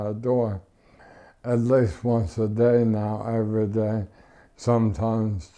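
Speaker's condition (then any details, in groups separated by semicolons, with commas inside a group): ALS; tracheotomy, ventilator, wheelchair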